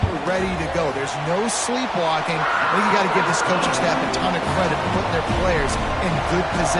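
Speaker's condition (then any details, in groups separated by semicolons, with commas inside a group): No condition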